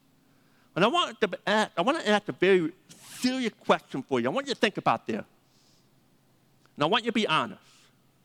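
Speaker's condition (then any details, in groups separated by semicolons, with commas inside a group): Deafness; hard time hearing phone callers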